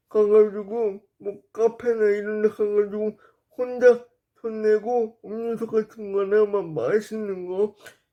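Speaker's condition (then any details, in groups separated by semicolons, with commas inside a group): Brain lesion disability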